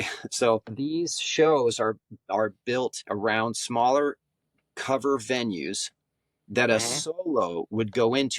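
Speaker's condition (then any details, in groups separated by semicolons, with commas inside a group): No condition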